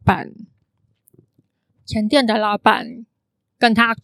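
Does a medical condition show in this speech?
Yes: congenital hearing impairment; congenital cochlear underdevelopment, cochlea missing one turn, skull opened for cochlear implant (电子耳); cannot hear clearly, relies on watching eyes and surroundings to communicate; intonation slightly different from typical speakers, can sound sing-song.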